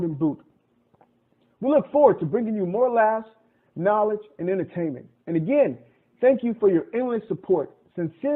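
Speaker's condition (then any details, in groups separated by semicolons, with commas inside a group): No condition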